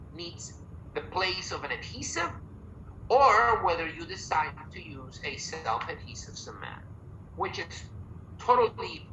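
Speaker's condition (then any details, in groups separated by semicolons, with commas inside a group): No condition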